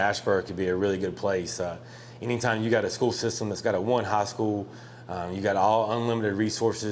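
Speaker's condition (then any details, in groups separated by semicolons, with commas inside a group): No condition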